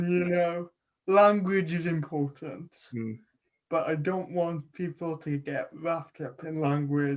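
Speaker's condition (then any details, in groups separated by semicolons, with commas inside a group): Cerebral palsy; childhood surgery; predicted would not talk, childhood speech disordered, deemed unable to speak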